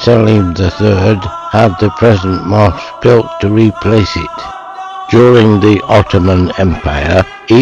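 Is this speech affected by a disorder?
Yes: motor neuron disease.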